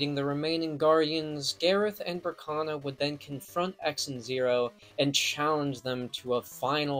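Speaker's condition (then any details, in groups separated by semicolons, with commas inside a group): No condition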